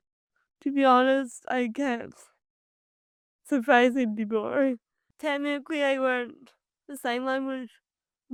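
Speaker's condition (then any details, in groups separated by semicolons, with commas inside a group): Cerebral palsy; from birth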